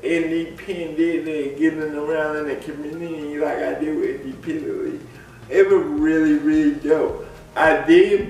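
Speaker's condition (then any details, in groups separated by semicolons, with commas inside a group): Cerebral palsy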